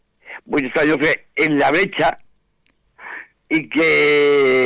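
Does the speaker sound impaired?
Yes: Down syndrome.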